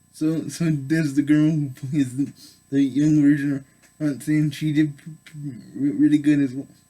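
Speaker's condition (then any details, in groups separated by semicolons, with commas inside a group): Cerebral palsy; affects all muscles; able to speak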